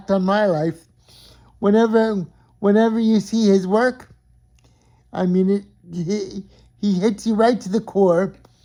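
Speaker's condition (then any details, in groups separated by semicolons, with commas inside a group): Cerebral palsy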